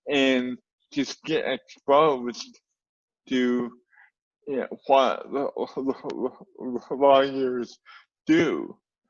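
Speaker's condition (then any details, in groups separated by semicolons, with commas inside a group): Cerebral palsy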